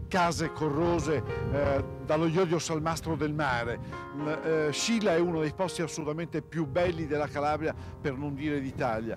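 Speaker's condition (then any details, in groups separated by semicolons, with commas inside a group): No condition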